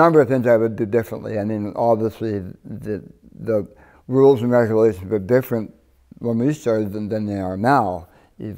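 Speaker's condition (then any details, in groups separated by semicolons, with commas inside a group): Partial glossectomy for tongue cancer; one third tongue removed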